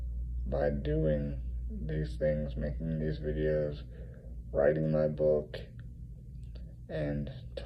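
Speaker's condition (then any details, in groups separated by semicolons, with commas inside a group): Cerebral palsy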